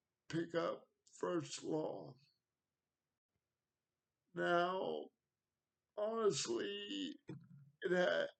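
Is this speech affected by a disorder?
Yes: cerebral palsy.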